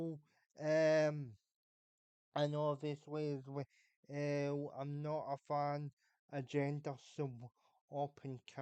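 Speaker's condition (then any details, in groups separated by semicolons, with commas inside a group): Cerebral palsy; unable to walk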